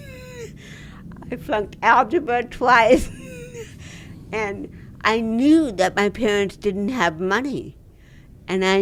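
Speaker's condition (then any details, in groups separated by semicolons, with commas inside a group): Dystonia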